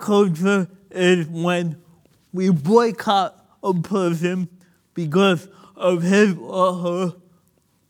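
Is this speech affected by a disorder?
Yes: cerebral palsy; motor deficits.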